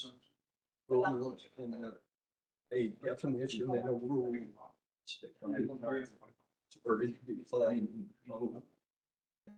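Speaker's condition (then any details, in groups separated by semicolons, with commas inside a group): No condition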